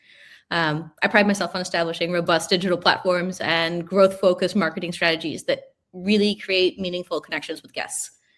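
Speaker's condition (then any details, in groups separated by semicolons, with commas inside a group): No condition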